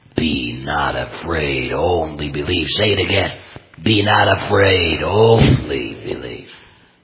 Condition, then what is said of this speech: Laryngectomy. But if you'll listen carefully, you won't have any problem hearing him.